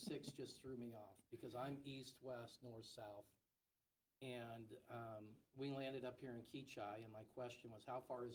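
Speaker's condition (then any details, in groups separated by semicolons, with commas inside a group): No condition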